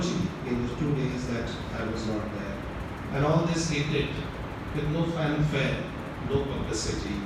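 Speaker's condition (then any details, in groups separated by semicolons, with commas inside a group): No condition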